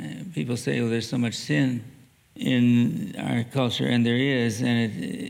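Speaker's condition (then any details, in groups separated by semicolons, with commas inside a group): Parkinson's disease; gait change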